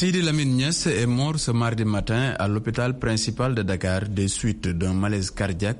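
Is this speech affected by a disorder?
No.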